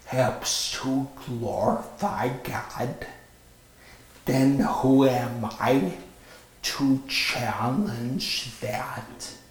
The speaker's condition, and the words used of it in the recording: Vocal cord paralysis. I do my best to glorify God through my public speaking, which is difficult to my brain injury.